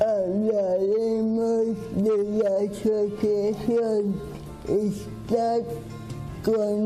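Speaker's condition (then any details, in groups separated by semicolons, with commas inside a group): Cerebral palsy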